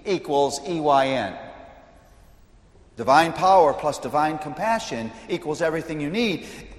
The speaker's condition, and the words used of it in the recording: None; typical speech.